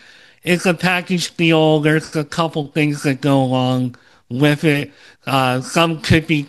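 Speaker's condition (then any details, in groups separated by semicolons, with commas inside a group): Cleft lip and palate, Opitz G/BBB syndrome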